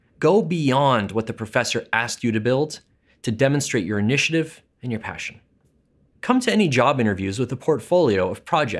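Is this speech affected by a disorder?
No.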